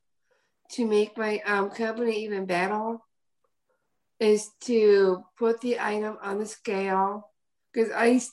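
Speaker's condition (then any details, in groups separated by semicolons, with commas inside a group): Down syndrome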